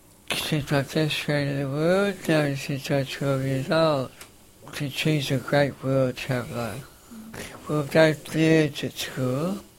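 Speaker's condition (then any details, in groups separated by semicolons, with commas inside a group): Facioscapulohumeral muscular dystrophy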